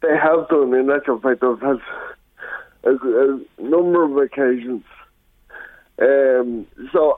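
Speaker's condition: Cerebral palsy; slurred speech, often mistaken for drunkenness

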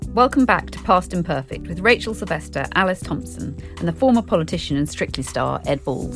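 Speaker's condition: No condition

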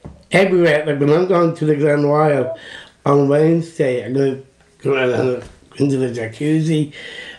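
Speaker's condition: Down syndrome; then speech and drama training

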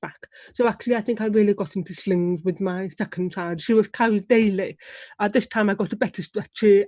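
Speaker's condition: Deafness; relies on lip reading

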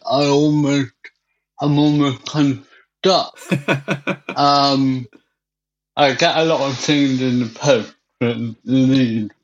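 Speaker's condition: Cerebral palsy; wheelchair

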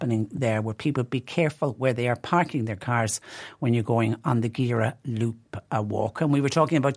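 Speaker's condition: No condition

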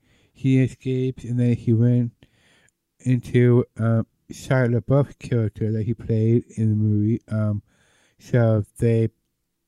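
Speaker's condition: Down syndrome; present from birth; about to be 39; needs some help communicating at work

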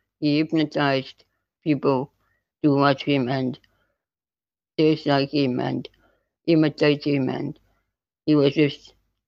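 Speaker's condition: Spinal muscular atrophy type 2; neuromuscular

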